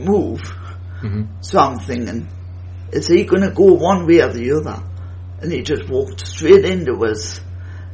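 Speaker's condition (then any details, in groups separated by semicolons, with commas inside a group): Cerebral palsy; wheelchair user since childhood, first wheelchair fundraised, needed specialist wheelchair type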